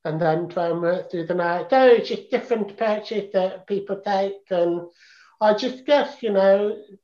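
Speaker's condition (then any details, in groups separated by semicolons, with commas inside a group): Profound deafness, congenital profound deafness; needs video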